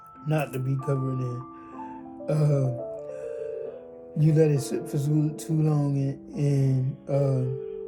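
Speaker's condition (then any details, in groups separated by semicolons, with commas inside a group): Cerebral palsy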